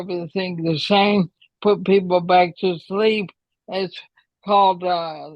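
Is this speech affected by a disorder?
Yes: ALS.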